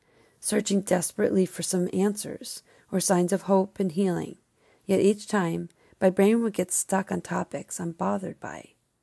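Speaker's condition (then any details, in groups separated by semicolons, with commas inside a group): No condition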